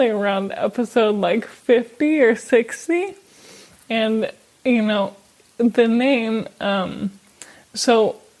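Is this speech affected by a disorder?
Yes: ALS.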